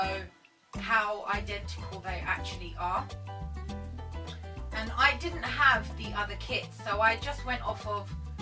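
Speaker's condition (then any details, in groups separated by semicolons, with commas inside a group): No condition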